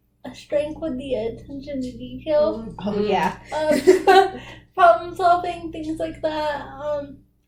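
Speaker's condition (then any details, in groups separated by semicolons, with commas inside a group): Cerebral palsy; brain damage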